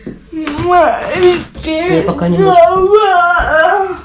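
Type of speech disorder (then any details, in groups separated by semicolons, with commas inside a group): Pseudobulbar dysarthria; cerebral palsy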